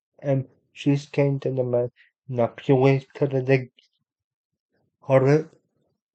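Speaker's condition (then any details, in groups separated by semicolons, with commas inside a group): Cerebral palsy; unable to walk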